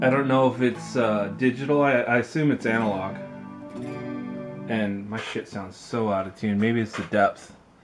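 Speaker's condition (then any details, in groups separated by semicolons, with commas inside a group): No condition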